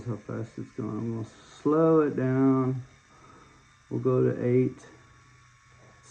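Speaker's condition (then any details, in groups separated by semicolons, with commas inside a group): No condition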